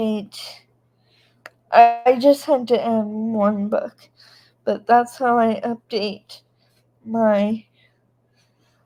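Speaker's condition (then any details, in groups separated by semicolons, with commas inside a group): Cerebral palsy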